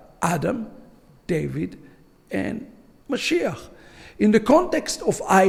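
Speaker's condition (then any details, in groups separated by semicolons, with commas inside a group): No condition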